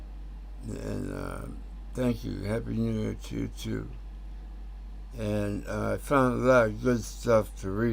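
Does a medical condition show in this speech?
Yes: tongue cancer; tongue tumor.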